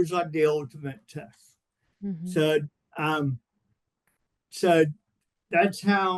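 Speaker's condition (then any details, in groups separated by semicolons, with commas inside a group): Cerebral palsy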